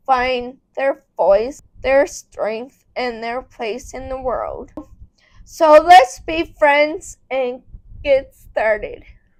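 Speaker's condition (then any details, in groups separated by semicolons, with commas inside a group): Cerebral palsy; affects muscles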